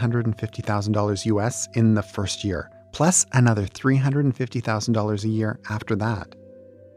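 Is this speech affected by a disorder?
No.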